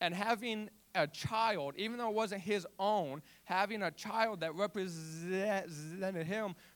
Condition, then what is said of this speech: Stuttering. How much more confident could I be to preach your word if I didn't have this speech impediment?